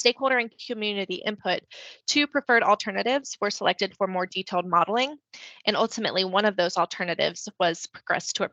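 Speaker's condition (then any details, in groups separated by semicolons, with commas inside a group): No condition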